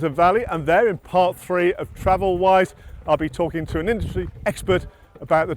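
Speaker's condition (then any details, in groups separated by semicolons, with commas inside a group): No condition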